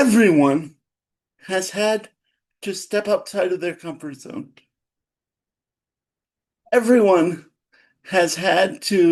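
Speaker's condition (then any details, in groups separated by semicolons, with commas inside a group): Cerebral palsy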